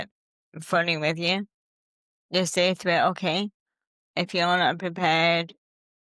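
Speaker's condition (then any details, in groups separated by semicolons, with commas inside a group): Cerebral palsy; since birth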